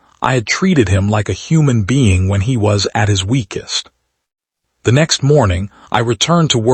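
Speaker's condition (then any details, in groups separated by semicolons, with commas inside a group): No condition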